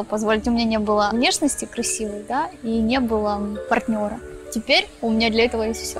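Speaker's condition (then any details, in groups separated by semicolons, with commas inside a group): No condition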